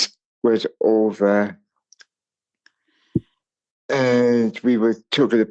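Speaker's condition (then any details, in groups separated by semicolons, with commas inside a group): Cerebral palsy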